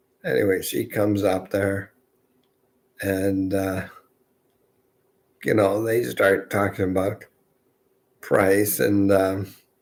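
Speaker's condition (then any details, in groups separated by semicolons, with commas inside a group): Multiple sclerosis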